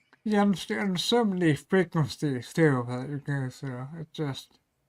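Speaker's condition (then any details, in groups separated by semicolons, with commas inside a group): Ataxia; may slur speech, may sound drunk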